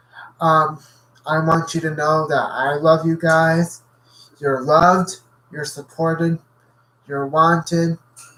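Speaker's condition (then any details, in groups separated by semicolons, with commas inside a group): Cerebral palsy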